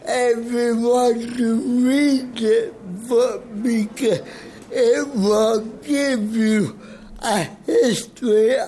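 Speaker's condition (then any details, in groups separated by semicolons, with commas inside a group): Cerebral palsy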